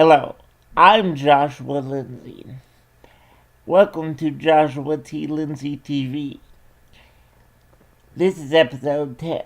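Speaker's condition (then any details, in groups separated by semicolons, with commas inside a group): Cerebral palsy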